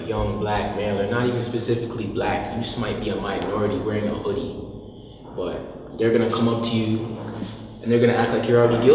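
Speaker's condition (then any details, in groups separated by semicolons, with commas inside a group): No condition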